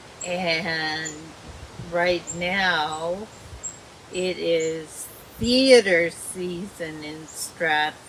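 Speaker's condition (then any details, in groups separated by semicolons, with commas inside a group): Dysarthria; caused by multiple sclerosis; end-stage MS, MS since age 14; speech worsening, still communicates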